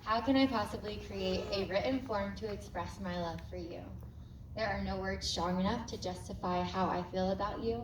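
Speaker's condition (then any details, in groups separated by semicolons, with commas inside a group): No condition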